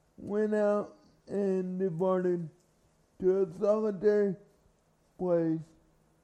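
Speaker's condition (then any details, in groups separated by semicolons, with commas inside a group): Cerebral palsy; from birth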